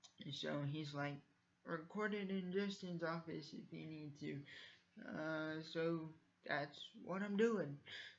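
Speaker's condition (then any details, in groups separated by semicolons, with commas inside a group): Cerebral palsy; from birth, uses wheelchair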